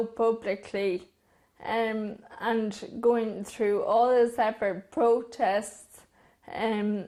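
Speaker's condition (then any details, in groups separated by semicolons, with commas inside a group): Friedreich's ataxia; affects coordination, muscle strength and movement; drug treatment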